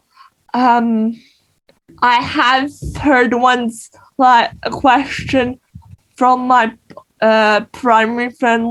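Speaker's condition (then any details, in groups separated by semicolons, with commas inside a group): Cerebral palsy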